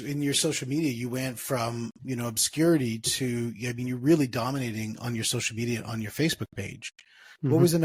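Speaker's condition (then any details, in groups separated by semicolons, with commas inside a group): No condition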